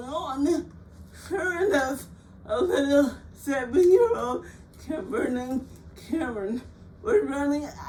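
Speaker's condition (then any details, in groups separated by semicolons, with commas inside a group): Cerebral palsy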